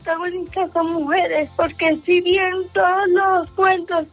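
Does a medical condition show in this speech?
Yes: cerebral palsy; from birth, motor involvement only, no cognitive effect, affects mobility since early childhood; affects ability to speak fluently since early childhood.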